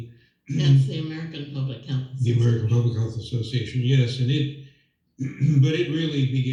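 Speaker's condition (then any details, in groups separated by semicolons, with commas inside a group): No condition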